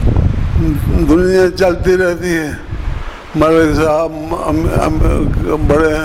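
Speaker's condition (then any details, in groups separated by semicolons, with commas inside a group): Difficulty speaking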